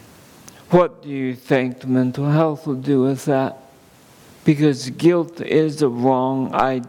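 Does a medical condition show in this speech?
Yes: ALS; under neurologist care.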